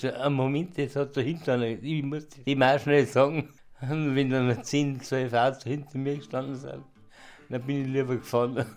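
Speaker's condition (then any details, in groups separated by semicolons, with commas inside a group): Parkinson's disease, rigidity-dominant; rigor-dominant Parkinson's, onset mid-1990s, diagnosed at 50 by Munich specialist, deep brain stimulator implanted; speaks slower, earlier could not hold voice or tone, saw speech therapist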